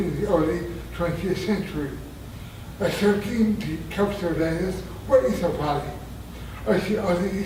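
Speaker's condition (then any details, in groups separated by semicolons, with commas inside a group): Traumatic brain injury; near-fatal injury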